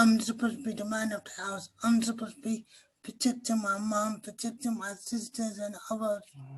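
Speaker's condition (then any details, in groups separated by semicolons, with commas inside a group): Cerebral palsy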